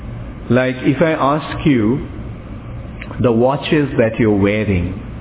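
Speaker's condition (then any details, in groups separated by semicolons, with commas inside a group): No condition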